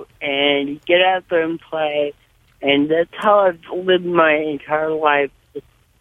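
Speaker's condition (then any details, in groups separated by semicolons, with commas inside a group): Cerebral palsy; severe cerebral palsy from birth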